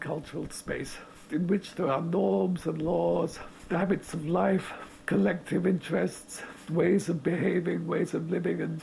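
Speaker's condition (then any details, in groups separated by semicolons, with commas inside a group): Motor neurone disease; terminal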